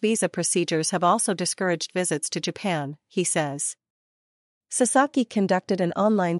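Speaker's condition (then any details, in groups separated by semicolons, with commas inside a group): No condition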